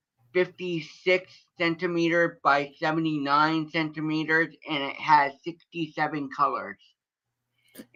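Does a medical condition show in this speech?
Yes: cerebral palsy.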